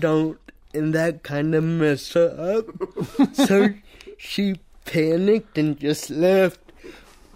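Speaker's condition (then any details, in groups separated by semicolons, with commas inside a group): Cerebral palsy; says cannot do voices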